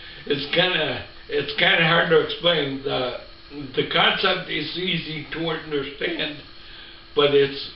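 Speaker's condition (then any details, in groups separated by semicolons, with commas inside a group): Ataxia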